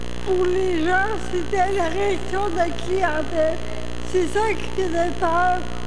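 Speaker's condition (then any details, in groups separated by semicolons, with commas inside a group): Cerebral palsy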